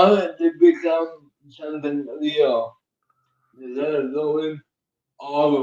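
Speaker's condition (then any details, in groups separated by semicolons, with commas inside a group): Cerebral palsy; uses one hand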